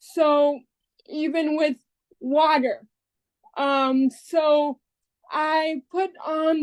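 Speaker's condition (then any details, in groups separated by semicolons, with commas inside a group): Cerebral palsy; speech progress over almost two years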